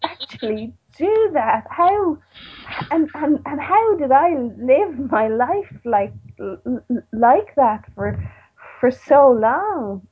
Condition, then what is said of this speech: Stuttering. That I am okay even if I'm still a bit covert.